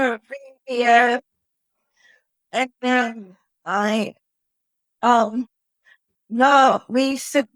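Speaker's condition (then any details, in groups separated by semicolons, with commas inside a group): Cerebral palsy; wheelchair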